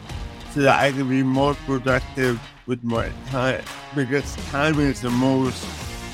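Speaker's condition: Cerebral palsy; affects speech

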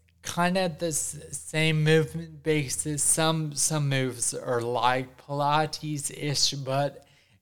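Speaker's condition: Ataxia after strokes, mild; about seven years since strokes

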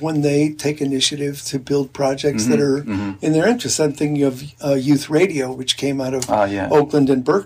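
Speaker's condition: No condition

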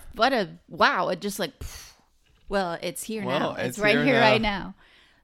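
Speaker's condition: No condition

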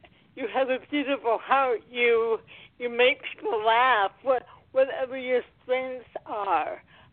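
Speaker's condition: Cerebral palsy, mild; mildly affects speech, physical and occupational therapy from early life

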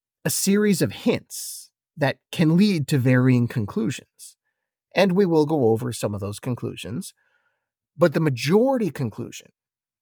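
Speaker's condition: No condition

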